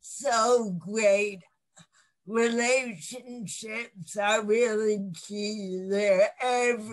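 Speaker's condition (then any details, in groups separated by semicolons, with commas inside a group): Cerebral palsy; lifelong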